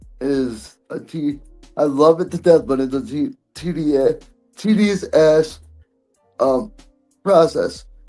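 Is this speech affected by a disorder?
Yes: cerebral palsy; present from birth.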